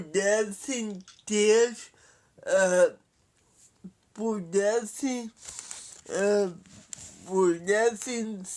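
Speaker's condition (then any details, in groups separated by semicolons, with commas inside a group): Paralysis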